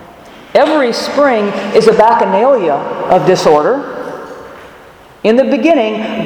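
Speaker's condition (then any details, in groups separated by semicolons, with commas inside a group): No condition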